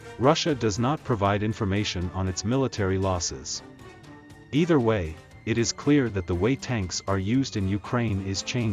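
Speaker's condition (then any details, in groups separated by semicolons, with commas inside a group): No condition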